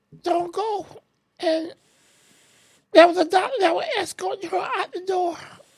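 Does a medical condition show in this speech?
Yes: ALS; shoulder subluxation with drooping arms, intubated once for high CO2, needs help with self-care.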